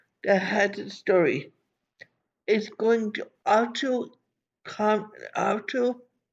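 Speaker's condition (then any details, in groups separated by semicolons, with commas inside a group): Cerebral palsy; from birth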